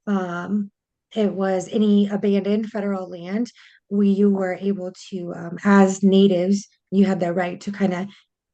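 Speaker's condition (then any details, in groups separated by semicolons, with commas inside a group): No condition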